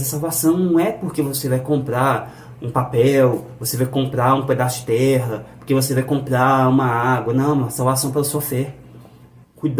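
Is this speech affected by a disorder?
No.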